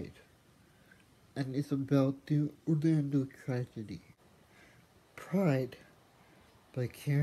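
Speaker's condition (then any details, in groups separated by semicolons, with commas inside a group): Athetoid cerebral palsy; speech, wheelchair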